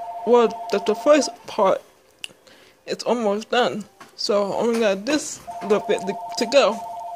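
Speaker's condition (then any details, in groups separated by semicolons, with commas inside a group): Speech impairment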